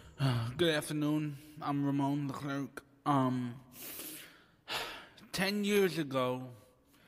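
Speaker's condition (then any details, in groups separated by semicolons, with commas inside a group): Cerebral palsy; very mild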